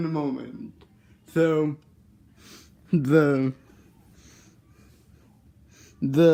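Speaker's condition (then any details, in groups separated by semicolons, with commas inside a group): Cerebral palsy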